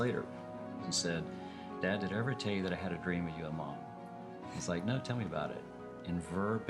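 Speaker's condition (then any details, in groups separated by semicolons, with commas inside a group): No condition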